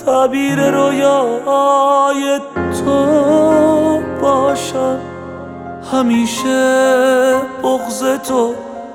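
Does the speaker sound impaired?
No.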